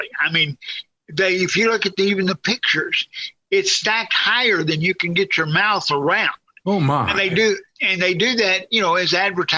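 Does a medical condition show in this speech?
Yes: cerebral palsy, severe.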